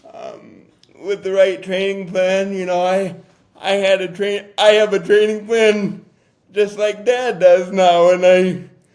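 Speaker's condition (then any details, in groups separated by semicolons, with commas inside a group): Cerebral palsy; difficult to talk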